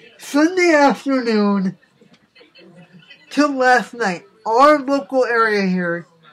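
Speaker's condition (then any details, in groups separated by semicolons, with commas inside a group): Cerebral palsy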